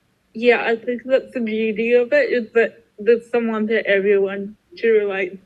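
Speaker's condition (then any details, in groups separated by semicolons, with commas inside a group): Cerebral palsy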